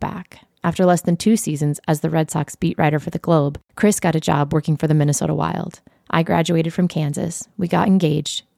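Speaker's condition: No condition

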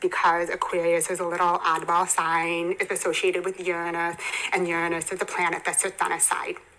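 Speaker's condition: Hearing impairment; bilateral cochlear implants

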